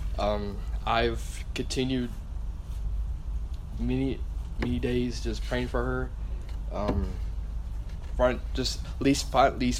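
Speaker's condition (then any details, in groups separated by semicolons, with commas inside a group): Stuttering; stutters a lot; gets very nervous talking in front of people; frequent stuttering, mother could not understand at times, tied to nervousness speaking publicly; prolonged sounds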